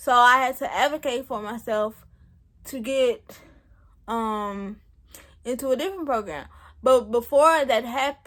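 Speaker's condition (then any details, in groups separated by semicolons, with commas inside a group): Cerebral palsy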